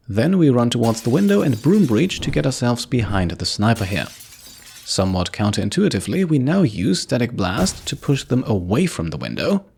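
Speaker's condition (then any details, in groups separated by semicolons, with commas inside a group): No condition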